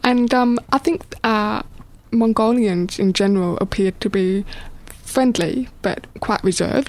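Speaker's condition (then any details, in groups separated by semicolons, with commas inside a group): Deafness, born deaf; probably congenital deafness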